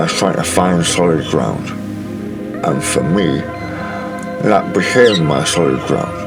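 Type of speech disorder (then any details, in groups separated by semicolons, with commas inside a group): Speech after partial glossectomy; tongue cancer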